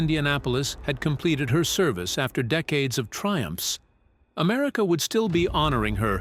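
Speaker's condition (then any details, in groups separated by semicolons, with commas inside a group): No condition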